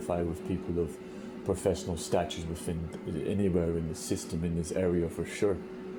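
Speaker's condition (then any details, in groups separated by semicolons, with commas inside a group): No condition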